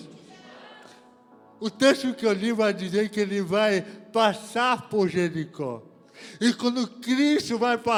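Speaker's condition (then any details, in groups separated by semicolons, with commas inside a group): Cerebral palsy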